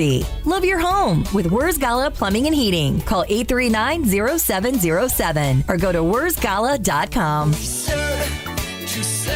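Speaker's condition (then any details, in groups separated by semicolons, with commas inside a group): No condition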